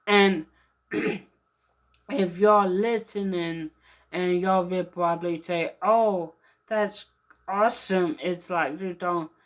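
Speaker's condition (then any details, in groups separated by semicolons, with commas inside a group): Mild cerebral palsy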